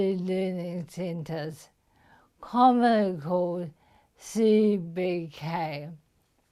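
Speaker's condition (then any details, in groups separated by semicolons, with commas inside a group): Motor neuron disease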